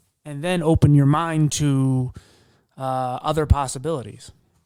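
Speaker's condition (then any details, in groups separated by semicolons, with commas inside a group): No condition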